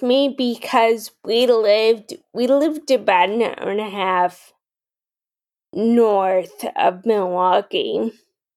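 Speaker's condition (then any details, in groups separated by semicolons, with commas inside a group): Friedreich's ataxia; rare progressive, form of muscular dystrophy, diagnosed at 17, initially mild, Muscular Dystrophy Association for braces; ambulatory until about 21, then wheeled mobility, over 10 years since diagnosis, unsure if still mild; some speech issues, less pronounced than in others with Friedreich's ataxia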